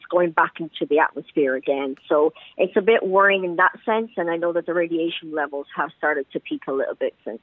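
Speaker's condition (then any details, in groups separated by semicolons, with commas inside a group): Cleft palate; congenital cleft palate, Belarus, Chernobyl radiation, genetic disorders, leg problems, affected walking and eating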